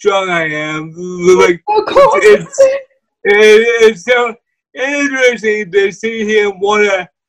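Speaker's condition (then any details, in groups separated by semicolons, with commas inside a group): Cerebral palsy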